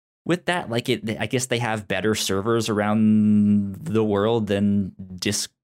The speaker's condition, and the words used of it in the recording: Stuttering. I like talking about this stuff, but I also stutter.